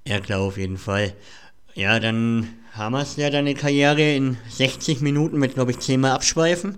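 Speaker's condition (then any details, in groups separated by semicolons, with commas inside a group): Cleft palate; voice may audibly show the cleft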